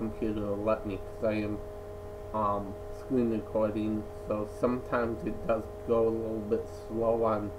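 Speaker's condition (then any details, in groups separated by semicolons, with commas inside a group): Cerebral palsy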